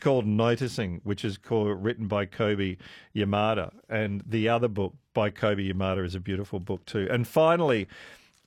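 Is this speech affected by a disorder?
No.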